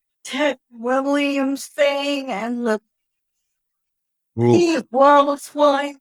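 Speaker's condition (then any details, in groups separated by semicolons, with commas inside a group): Cerebral palsy; wheelchair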